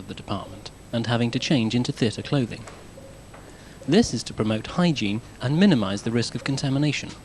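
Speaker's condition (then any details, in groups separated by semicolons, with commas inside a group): No condition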